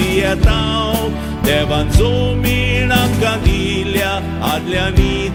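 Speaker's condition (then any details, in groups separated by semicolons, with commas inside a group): No condition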